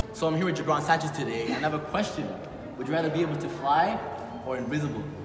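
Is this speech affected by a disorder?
No.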